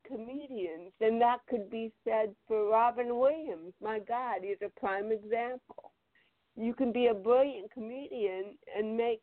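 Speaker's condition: Cerebral palsy; later lower back surgery

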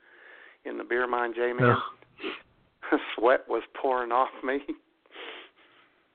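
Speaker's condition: No condition

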